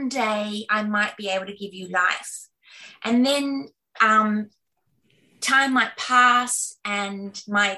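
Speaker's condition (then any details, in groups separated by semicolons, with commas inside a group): Stutter; lifelong stutter; years of speech therapy; prolonged sounds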